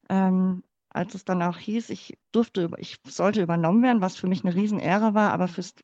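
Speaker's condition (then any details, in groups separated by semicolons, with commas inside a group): Cleft palate; congenital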